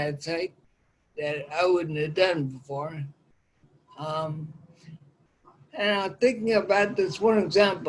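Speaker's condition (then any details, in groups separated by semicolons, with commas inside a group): Ataxia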